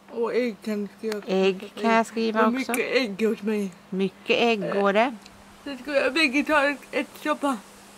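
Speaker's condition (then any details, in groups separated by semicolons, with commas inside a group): Dyskinetic cerebral palsy; dyskinetic form, severe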